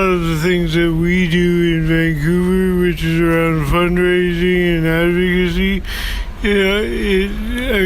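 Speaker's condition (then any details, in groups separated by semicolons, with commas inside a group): Parkinson's disease; young onset; symptoms about nine years, diagnosed three years ago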